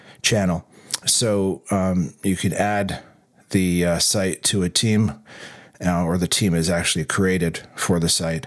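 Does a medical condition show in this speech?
No.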